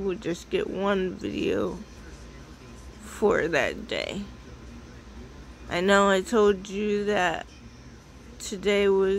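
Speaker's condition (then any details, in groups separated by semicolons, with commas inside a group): Cerebral palsy; sounds out of breath after therapy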